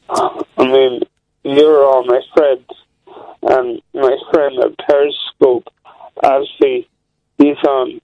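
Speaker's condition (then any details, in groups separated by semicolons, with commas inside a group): Slurred speech, mild; slurred speech since fall from two-story window at age three; slightly slurred speech, understandable, communicating well, well-paced conversation per host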